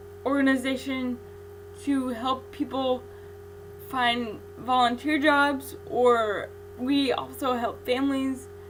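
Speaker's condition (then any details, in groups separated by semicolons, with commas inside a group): Cerebral palsy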